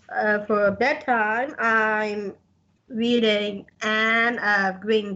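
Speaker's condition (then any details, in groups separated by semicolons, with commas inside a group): Down syndrome; successful heart transplant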